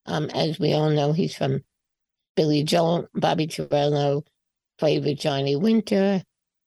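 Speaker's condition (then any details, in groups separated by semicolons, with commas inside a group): Spinal muscular atrophy type 2; from birth, slightly progressive since 20s, arms less mobile, power chair from 12, sensation unaffected; hard time talking before medication, breathing, speaking, singing now stronger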